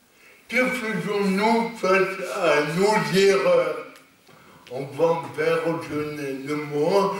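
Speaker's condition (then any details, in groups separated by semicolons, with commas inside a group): Cerebral palsy; lifelong, non-progressive; stable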